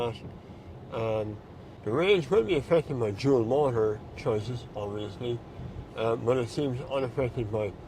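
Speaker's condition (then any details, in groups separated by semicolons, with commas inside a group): Mouth cancer surgery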